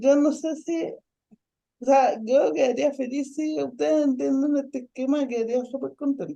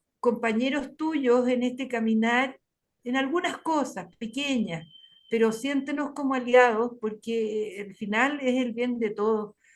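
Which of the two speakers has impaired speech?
The first: ataxic cerebral palsy; ataxic form, caused by asphyxia.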